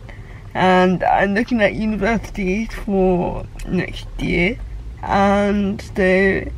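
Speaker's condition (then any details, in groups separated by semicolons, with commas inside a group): Cerebral palsy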